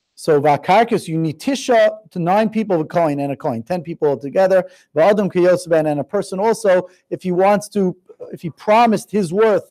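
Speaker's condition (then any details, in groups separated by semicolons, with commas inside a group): No condition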